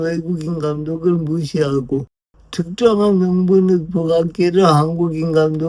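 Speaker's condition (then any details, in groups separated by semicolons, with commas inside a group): Brain lesion disability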